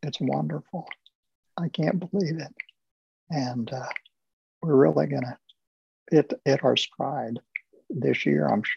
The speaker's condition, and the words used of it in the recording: ALS (motor neuron disease). I'll let you catch your breath a little bit.